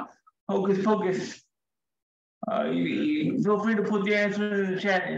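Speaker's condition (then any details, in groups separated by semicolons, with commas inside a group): Cerebral palsy, severe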